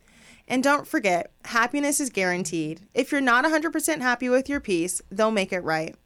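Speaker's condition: No condition

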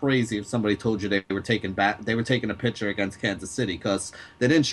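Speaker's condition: No condition

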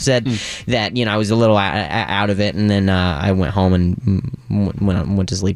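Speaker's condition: Stuttering, acquired after sports injury; softball grounder hit throat, fell backwards, hit head, possible concussion; voice sometimes taken as fake, learned to sing; repeated sounds, prolonged sounds

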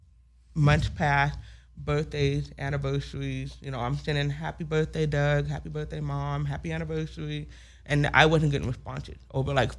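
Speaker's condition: Hearing loss with speech impediment; 30% other

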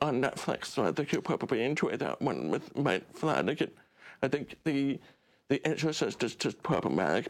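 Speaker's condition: Deaf; relies on subtitles

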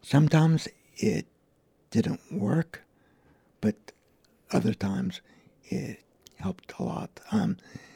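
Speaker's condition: Vocal cord damage; bullet went through speech area, no speech two months, speech and language returned

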